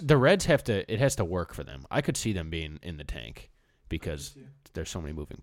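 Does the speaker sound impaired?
No.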